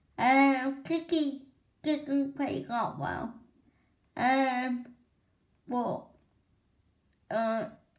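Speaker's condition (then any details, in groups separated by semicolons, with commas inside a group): Cerebral palsy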